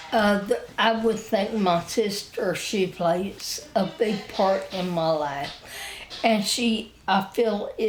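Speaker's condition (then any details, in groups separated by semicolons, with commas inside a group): Spinal ataxia; wheelchair user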